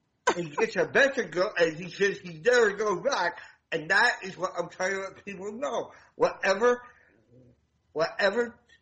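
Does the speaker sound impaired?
Yes: damaged voice box; limits meeting people.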